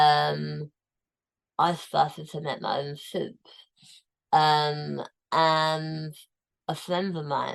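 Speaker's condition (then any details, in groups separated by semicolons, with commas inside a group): Tongue cancer, tongue removed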